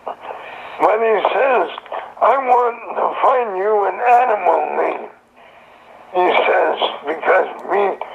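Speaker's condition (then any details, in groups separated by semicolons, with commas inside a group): Throat cancer; survivor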